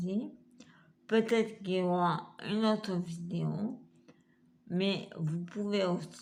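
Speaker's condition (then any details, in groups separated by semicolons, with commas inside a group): Multiple sclerosis; wheelchair, hand difficulties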